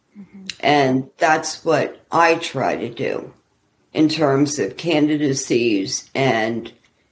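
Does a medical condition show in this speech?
Yes: ALS; walking impaired, not yet bad, expects progression.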